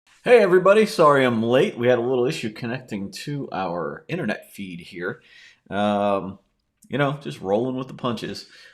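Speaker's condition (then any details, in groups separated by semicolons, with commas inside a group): No condition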